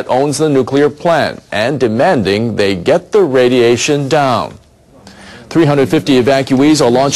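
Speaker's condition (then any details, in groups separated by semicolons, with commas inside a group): No condition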